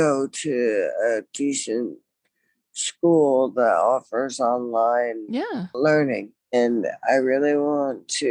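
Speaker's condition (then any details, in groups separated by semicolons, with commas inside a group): Traumatic brain injury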